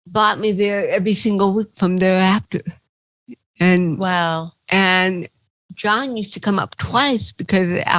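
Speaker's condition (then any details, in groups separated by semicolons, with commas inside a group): Cerebral palsy; from birth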